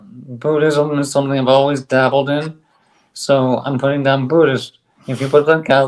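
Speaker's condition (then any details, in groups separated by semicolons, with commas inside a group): ALS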